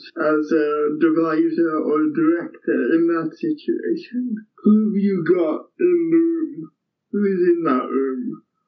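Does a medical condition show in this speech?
Yes: cerebral palsy; speech impairment, affects speech and swallowing.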